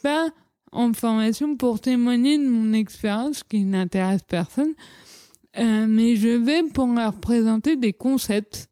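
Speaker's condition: Cerebral palsy; leg surgery around age 14 with several medical errors, atypical gait, childhood speech, psychomotor and physiotherapy

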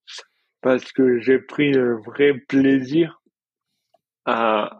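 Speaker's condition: Dystonia; heavier for past 5 years

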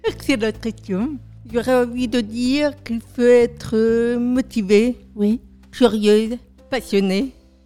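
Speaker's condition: Profound deafness from birth, profound, congenital

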